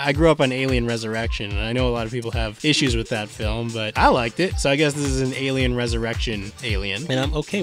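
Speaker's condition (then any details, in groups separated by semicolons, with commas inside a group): No condition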